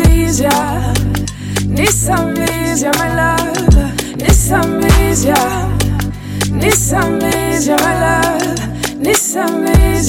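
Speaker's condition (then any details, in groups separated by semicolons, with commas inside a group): No condition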